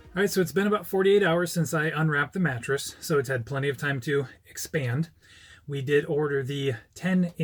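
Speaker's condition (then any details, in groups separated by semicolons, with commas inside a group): No condition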